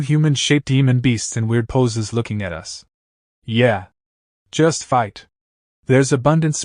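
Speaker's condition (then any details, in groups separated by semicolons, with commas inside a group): No condition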